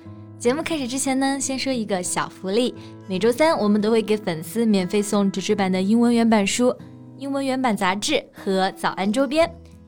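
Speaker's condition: No condition

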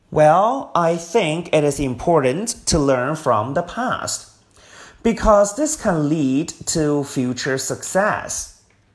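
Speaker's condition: No condition

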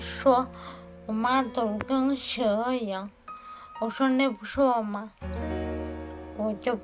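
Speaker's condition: Cerebellar atrophy, hereditary; mother

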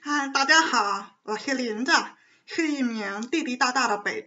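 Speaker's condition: Congenital severe deafness; hearing aids and cochlear implant, relies on visual communication

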